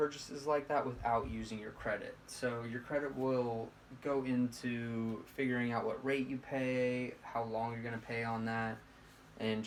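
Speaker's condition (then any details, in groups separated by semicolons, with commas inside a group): No condition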